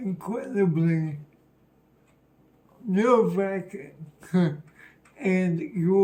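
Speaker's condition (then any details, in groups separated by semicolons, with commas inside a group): Cerebral palsy; uses wheelchair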